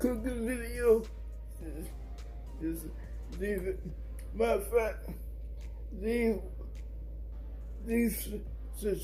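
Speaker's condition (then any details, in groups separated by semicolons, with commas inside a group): Cerebral palsy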